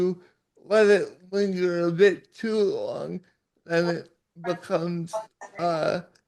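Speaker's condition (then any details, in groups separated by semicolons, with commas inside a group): Cerebral palsy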